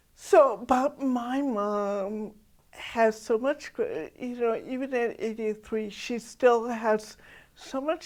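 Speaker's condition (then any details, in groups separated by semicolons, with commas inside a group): Cerebral palsy; all four limbs, hand spasticity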